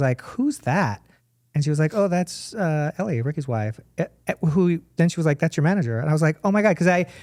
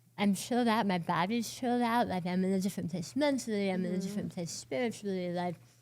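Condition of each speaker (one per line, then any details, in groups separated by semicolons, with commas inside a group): No condition
Oral cancer, partial glossectomy; half tongue replaced with leg flap, tongue and jaw rebuilt; 7 years post surgery, recurrence, radiation; voice dramatically changed, lisp, ongoing speech and eating issues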